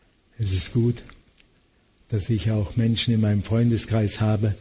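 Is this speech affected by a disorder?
Yes: Parkinson's disease; about 16 to 17 years since diagnosis, hand tremor, tremor-free on stage, almost daily falls, reduced mobility.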